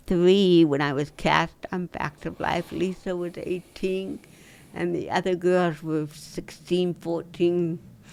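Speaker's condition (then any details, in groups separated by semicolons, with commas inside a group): Dystonia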